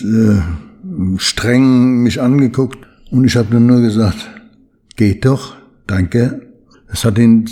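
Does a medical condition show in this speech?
Yes: Parkinson's disease; Parkinson's disease diagnosed about 20 years ago.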